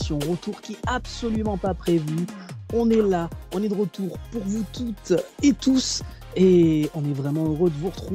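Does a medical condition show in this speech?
No.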